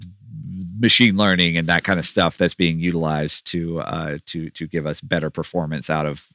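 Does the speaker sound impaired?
No.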